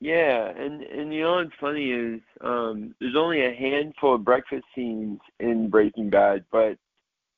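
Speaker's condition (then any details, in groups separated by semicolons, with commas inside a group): Cerebral palsy, mild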